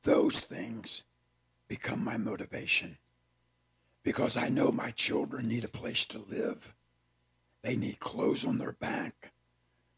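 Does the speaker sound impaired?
Yes: partial laryngectomy; laryngeal cancer, emergency half voice box removal, tracheostomy tube.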